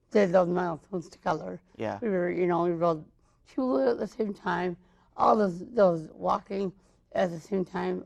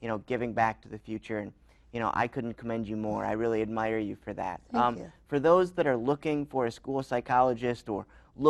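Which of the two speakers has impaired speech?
The first: mild cerebral palsy; mild, birth complications, since birth; early childhood speech therapy, atypical-sounding speech.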